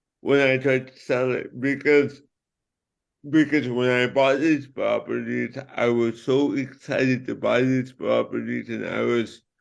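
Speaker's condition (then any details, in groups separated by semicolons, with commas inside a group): Cerebral palsy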